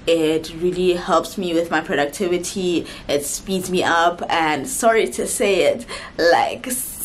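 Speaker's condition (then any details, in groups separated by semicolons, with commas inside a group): No condition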